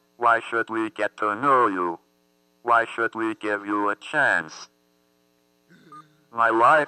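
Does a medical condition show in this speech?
Yes: athetoid cerebral palsy; constant muscle movement.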